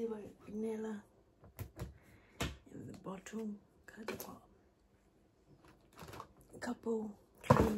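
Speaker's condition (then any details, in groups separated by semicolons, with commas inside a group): Cerebral palsy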